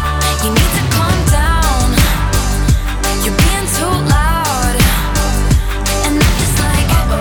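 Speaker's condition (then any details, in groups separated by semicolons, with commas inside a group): No condition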